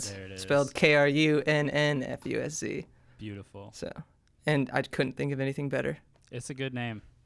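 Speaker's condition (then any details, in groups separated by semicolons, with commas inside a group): No condition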